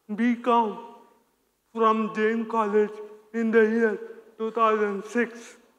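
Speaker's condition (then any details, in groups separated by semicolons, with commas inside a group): Cerebral palsy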